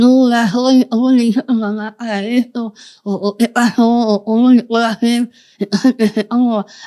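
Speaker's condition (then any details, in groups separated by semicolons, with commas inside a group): Moebius syndrome, congenital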